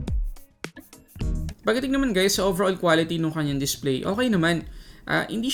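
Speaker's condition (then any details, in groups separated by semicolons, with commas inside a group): No condition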